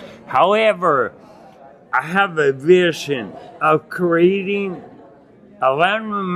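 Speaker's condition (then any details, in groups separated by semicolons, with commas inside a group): Acquired ataxia (lance-adams syndrome)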